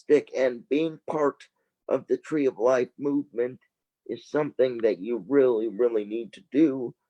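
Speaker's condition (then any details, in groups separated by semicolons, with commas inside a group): Cerebral palsy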